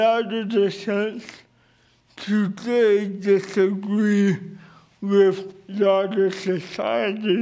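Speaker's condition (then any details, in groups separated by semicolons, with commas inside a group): Cerebral palsy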